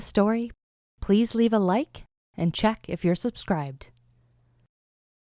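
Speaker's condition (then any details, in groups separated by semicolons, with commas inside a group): No condition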